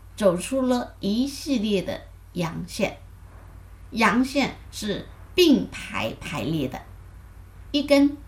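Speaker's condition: No condition

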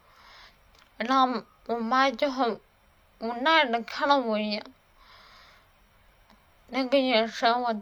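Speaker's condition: Cerebellar atrophy, hereditary; muffled articulation

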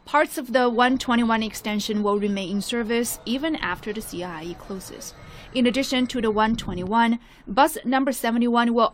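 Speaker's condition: No condition

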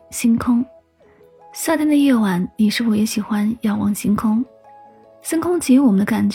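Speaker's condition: No condition

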